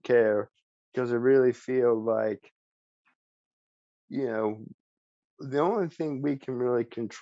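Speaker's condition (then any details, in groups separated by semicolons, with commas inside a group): ALS; speech still preserved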